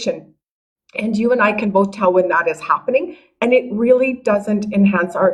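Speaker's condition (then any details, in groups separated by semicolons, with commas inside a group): No condition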